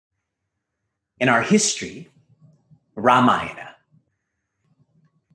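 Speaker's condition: No condition

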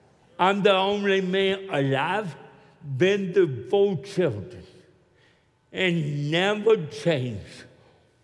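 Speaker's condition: Cerebral palsy; speech impediment, hard for many to understand

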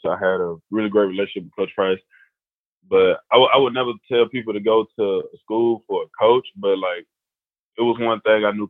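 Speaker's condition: No condition

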